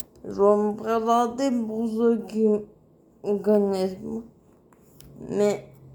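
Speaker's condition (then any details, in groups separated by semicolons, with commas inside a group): Cerebral palsy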